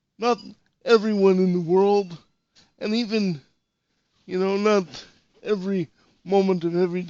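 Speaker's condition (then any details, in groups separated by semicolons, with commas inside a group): Cerebral palsy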